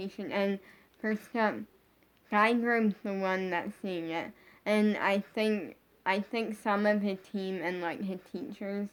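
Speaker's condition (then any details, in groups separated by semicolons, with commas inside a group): Brain injury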